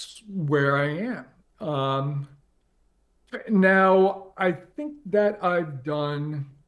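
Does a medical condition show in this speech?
Yes: ALS; progressive, onset leg.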